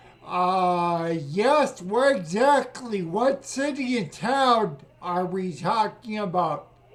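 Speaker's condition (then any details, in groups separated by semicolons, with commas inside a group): Spinocerebellar ataxia; speech sounds drunk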